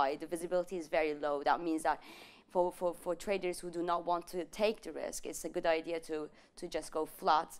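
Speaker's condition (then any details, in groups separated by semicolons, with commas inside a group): No condition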